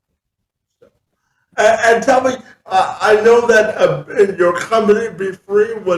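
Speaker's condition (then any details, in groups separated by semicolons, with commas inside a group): Cerebral palsy; spastic quadriplegic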